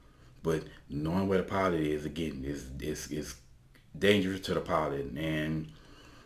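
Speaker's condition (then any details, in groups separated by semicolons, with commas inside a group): No condition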